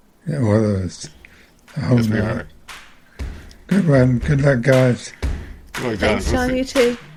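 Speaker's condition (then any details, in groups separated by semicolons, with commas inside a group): Multiple system atrophy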